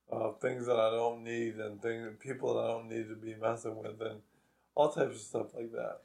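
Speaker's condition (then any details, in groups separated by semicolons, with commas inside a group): ALS; progressive weakness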